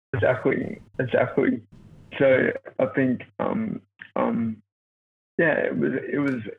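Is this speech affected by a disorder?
Yes: cerebral palsy; from birth, born two months premature, resuscitated twice, lack of oxygen to brain, brain injury, affects mobility and walking.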